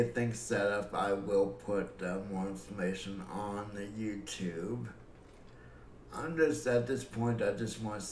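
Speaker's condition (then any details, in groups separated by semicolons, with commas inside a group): Cerebral palsy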